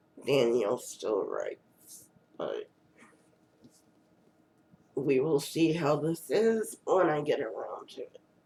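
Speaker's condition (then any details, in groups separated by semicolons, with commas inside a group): Cerebral palsy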